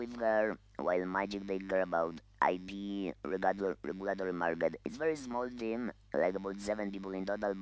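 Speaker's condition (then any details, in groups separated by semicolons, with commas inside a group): Laryngeal cancer, voice loss, electrolarynx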